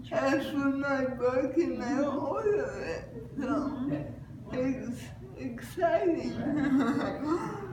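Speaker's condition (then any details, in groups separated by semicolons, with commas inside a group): Cerebral palsy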